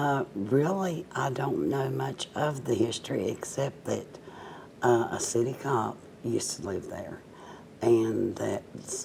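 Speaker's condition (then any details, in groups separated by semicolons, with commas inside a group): Cerebral palsy, mild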